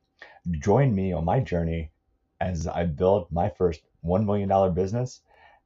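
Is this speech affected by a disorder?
No.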